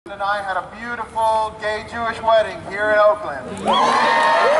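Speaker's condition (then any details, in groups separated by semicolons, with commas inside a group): No condition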